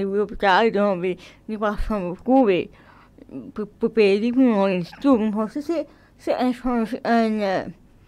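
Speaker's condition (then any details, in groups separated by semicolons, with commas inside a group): Cerebral palsy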